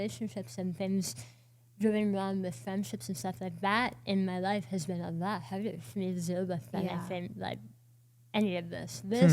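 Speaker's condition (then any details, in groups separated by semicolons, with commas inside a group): Oral cancer, partial glossectomy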